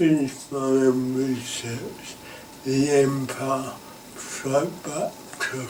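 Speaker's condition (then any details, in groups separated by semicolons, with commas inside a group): Cerebral palsy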